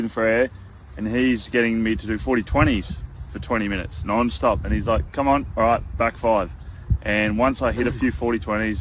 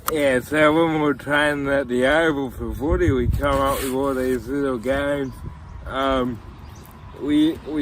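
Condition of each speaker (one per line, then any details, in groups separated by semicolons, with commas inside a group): No condition
Cerebral palsy; from birth, tight muscles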